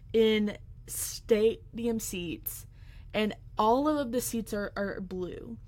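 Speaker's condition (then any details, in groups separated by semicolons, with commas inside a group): Stuttering; fear of speaking in front of groups, school accommodations for presenting projects, found national stuttering association; many fears about speaking; repeated words, prolonged sounds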